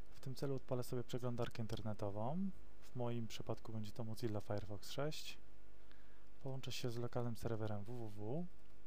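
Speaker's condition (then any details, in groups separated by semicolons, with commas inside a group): No condition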